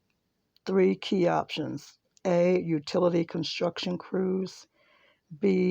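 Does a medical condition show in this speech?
No.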